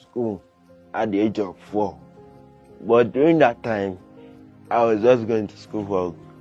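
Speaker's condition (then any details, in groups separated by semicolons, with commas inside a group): Cerebral palsy; limits movement and coordination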